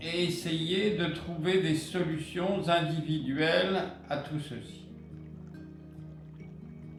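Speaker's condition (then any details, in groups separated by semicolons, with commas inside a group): No condition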